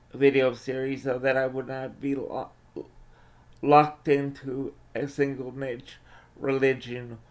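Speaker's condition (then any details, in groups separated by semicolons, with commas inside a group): Cerebral palsy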